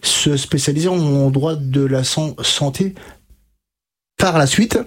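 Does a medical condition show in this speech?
Yes: stuttering; onset at 5 to 6 years, no childhood speech therapy, therapy begun at 20, age 33; 27 to 28 years since onset, years of therapy with stuttering specialist Catherine Daubier, Nancy; blocks and repetitions, fluency techniques learned, much worse ages 5 to 20, could not finish sentences; here repeated sounds.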